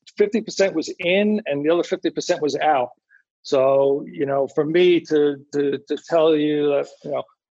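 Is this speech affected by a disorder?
Yes: anomic aphasia after stroke; right side unable to move, initially global aphasia per SLPs, then Broca's, now anomic aphasia; expected lifelong, setbacks after three seizures, constraint-induced movement therapy (CIMT); initially could neither understand nor speak, first year only 1,000-1,500 words, now word-finding problems.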